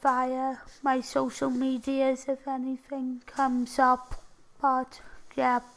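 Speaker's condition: Tracheostomy and ventilator dependent

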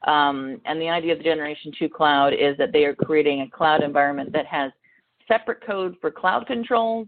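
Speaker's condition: No condition

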